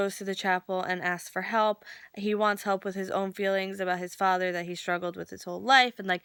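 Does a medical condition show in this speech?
No.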